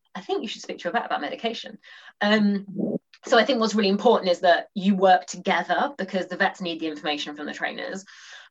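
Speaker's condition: No condition

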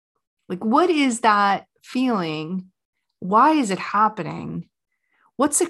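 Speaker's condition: No condition

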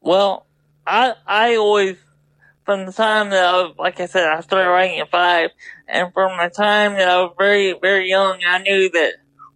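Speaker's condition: Double hemiplegia cerebral palsy

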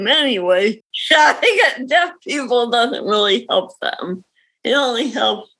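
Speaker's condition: Cerebral palsy; visible cerebral palsy

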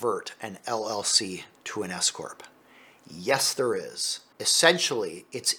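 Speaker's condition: No condition

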